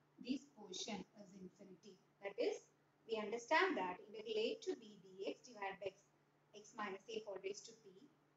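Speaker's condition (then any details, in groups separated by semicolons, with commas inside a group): No condition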